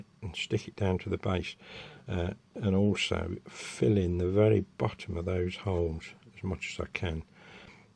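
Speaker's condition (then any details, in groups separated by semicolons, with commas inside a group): No condition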